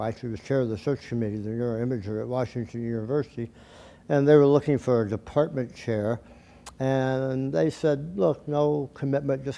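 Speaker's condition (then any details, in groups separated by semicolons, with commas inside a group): Tongue cancer surgery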